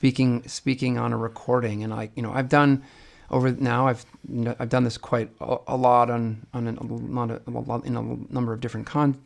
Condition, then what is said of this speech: Stuttering. So in many regards, my stuttering is actually became permanently worse after that, and I'm still kind of like having to process that.